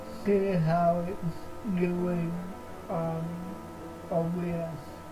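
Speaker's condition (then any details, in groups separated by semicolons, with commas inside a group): Cerebral palsy; affects voice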